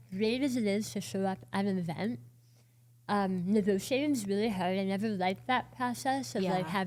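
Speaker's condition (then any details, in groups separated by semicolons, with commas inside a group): Oral cancer, partial glossectomy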